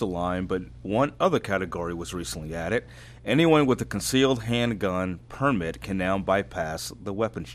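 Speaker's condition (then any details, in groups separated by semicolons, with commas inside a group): No condition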